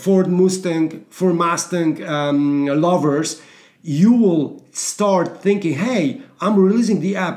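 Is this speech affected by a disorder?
No.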